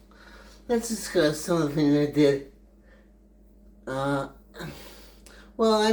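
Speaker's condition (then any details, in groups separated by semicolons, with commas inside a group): Brain injury; memory greatly affected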